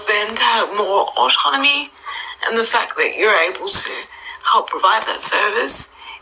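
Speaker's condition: Cerebral palsy; wheelchair user

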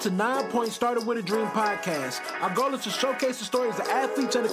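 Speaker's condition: No condition

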